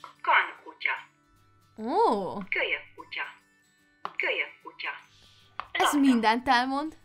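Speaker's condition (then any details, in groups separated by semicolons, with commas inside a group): No condition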